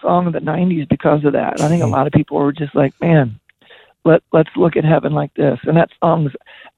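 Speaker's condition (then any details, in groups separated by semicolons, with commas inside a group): Voice disorder; progressive voice disorder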